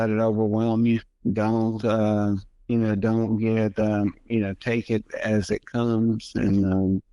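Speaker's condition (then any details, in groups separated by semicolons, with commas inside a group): Multiple sclerosis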